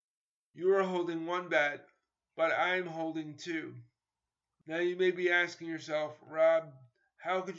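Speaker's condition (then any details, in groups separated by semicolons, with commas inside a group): Cerebral palsy; cerebral palsy from spinal meningitis contracted at birth in 1972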